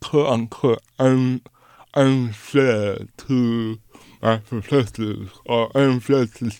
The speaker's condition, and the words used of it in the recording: Cerebral palsy. He lives with cerebral palsy and dystonia, which can make speech and note-taking difficult.